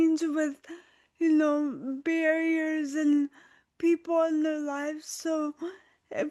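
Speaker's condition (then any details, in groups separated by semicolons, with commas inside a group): Dystonia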